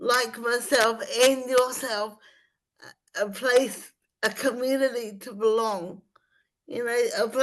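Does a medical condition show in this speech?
Yes: spastic cerebral palsy.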